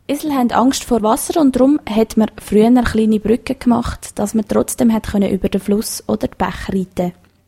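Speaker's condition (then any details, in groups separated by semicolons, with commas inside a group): No condition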